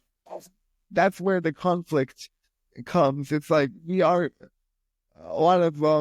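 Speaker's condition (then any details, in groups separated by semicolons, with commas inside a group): Spastic quadriplegic cerebral palsy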